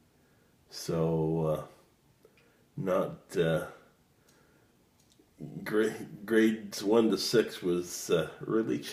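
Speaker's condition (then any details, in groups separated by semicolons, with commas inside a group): Cerebral palsy; fine motor problems, uses crutches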